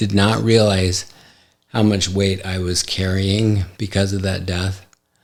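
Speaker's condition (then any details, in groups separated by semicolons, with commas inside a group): ALS; affects hand function; recently diagnosed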